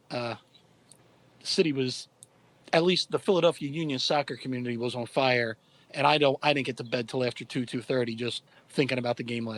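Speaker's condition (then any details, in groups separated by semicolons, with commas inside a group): No condition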